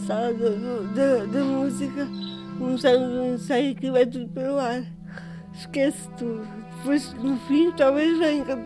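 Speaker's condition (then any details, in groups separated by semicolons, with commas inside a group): Cerebral palsy; from prolonged birth, not sitting at six months, hands not opening well, walked only at ten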